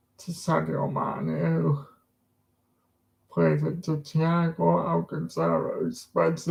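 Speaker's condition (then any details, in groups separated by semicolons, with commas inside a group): Disability affecting speech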